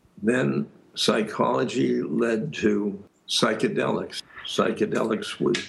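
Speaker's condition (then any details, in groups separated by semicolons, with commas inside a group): Aphasia; speech stops, and things like that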